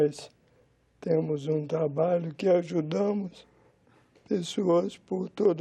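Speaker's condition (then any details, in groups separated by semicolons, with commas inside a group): Amyotrophic lateral sclerosis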